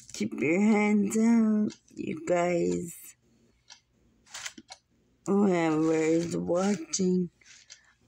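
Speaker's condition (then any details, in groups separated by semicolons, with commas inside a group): Muscular dystrophy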